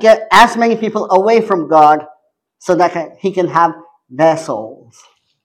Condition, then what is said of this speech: Cleft palate. I had major speech impediments growing up. I still have them.